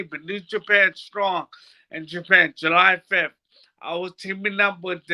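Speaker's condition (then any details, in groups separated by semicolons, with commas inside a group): Brain bruising; speech bad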